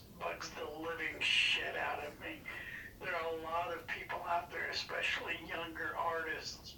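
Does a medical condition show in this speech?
Yes: Parkinson's disease; diagnosed 5-6 years ago, hand tremors, deep brain stimulation both sides, first 1.5 years ago.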